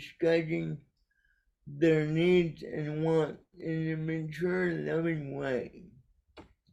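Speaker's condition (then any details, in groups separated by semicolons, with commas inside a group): Cerebral palsy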